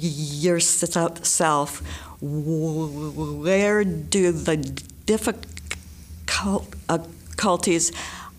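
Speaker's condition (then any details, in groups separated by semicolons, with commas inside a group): Stutter, severe; stutter persisting despite much of life trying to stop, described as incurable; stutters a lot, struggles to speak; prolonged sounds, blocks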